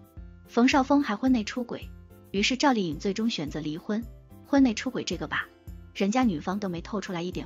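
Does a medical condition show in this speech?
No.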